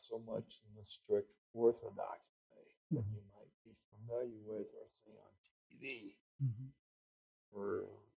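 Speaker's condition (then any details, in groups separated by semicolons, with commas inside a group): Speech impediment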